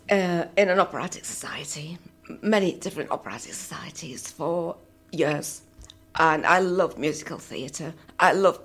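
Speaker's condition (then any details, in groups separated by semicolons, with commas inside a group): Dysphonia; muscle tension dysphonia with some tremor, progressive, thyroid partly removed 1992, suspected but unconfirmed cause; voice unreliable, gives out mid-conversation, pauses for breath, pushes on throat, slight tremor, hard to follow by phone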